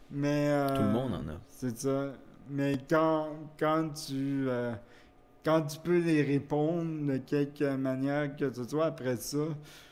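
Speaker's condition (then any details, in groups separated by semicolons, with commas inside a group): Cerebral palsy; wheelchair use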